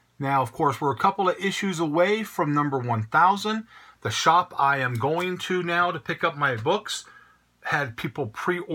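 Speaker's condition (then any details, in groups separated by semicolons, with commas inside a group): No condition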